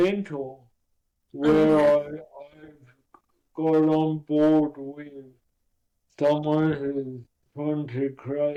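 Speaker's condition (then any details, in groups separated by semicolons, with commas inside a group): Cerebral palsy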